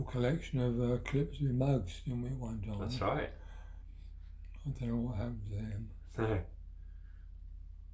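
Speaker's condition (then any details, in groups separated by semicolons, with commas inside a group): Parkinson's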